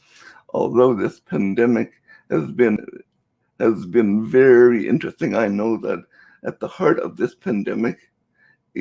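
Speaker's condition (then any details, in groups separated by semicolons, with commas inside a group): Cerebral palsy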